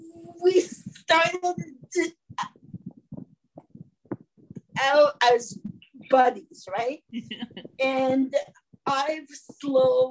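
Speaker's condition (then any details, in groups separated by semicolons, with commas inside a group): Stuttering; attended a speech course; repeated sounds, prolonged sounds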